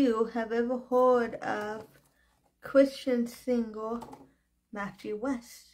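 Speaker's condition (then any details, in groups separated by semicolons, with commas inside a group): Cerebral palsy; quadriplegic, all four limbs, brain hemorrhage as premature newborn; diagnosed about 30 years ago, affects mobility and muscle tone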